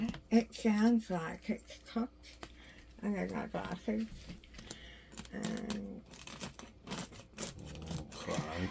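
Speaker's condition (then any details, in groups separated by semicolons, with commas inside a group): Jaw cancer surgery; tracheostomy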